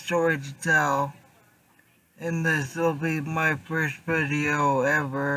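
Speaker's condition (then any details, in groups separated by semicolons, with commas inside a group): Traumatic brain injury; car accident; was in coma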